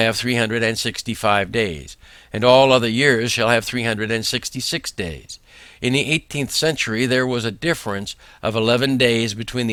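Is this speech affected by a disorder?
No.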